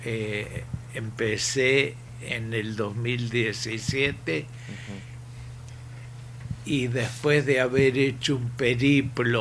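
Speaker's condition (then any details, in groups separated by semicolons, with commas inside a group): ALS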